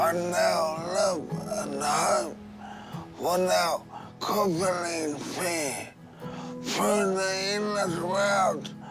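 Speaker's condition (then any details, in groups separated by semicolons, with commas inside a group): Brain injury; severe brain injury, fall from moving vehicle, head run over; 11 years since injury, long rehab; long rehab to regain talking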